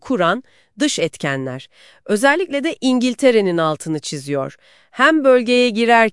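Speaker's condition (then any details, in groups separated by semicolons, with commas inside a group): No condition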